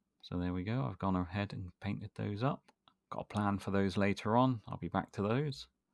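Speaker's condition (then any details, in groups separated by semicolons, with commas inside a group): No condition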